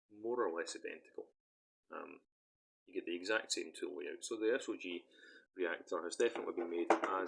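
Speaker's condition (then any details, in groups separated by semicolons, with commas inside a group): No condition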